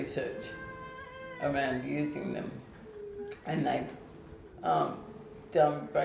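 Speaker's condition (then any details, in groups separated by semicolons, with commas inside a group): ALS/MND; onset foot drop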